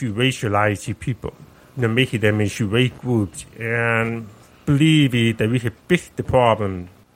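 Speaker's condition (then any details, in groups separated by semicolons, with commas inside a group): Profound deafness, deaf accent; born profoundly deaf, 95 db loss both ears, cause unknown, sensorineural, cochlear implant, earlier hearing aids; hears through cochlear implant on side of head, hearing aids gave about 10% of current hearing; sounds different, listeners ask where accent is from, parents taught speech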